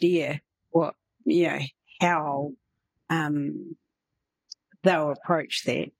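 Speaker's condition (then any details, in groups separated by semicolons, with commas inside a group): Aphasia after stroke; aphasia from stroke during brain surgery a couple of years ago; some aphasia; may lose words, word-finding difficulty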